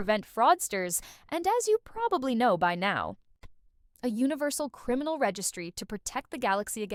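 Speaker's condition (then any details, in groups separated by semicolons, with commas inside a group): No condition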